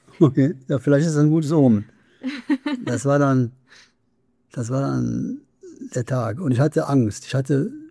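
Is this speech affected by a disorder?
Yes: Parkinson's disease; numbness right foot, glasses slipped from hand, deep brain stimulation: two brainstem electrodes, pacemaker in chest; speech therapy trains facial muscles against freezing face and speech against decline, going well.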